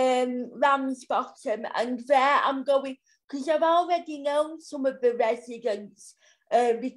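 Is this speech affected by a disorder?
Yes: cerebral palsy.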